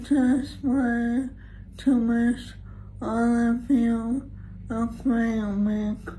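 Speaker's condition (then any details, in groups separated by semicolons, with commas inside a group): ALS; cause attributed to bacterial infection, treated; onset about 8 years ago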